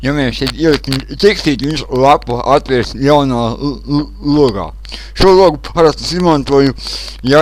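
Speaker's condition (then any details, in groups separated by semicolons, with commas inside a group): Cerebral palsy; since birth; speech not very clear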